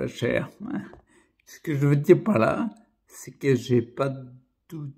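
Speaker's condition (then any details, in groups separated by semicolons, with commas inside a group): Primary progressive multiple sclerosis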